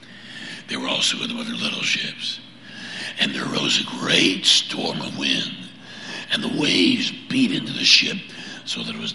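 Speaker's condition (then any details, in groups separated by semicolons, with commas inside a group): Laryngeal cancer; vocal cord cancer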